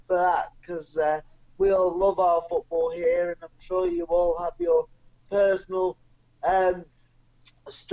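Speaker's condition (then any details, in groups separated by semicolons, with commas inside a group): Cerebral palsy; non-progressive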